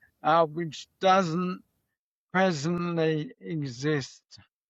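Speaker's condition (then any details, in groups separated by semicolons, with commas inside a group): MND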